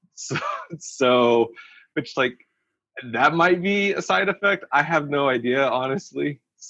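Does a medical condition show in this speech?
No.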